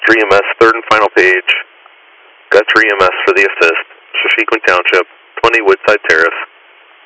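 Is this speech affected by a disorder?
No.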